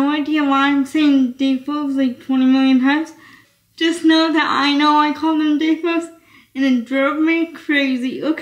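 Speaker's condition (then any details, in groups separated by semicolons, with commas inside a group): Cerebral palsy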